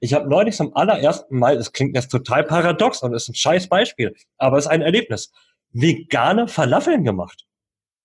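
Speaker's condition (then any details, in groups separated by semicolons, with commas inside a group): Cleft lip and palate, cleft lip, jaw and palate; Bundeswehr cited inability to eat army food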